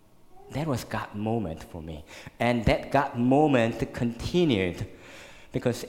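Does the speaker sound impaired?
Yes: cleft lip and palate, severe; one more surgery planned in a couple of years.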